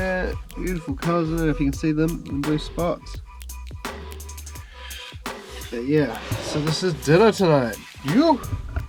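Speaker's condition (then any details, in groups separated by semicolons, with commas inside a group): No condition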